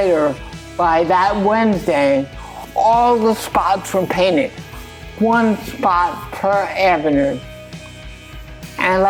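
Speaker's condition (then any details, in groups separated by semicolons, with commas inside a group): Cerebral palsy; lifelong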